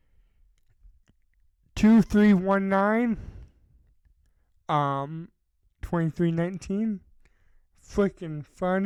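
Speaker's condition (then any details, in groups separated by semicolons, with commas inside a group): Cerebral palsy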